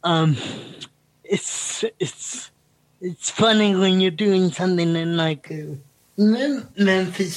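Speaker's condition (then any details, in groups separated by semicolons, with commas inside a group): Cerebral palsy; noticeable speech impediment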